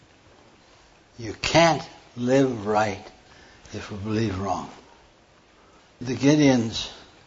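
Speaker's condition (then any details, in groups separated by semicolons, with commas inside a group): Parkinson's; Nebraska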